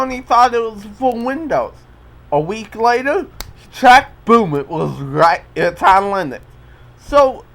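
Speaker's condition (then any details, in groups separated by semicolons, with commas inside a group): Cerebral palsy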